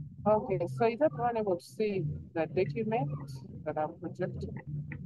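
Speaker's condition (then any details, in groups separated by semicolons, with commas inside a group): No condition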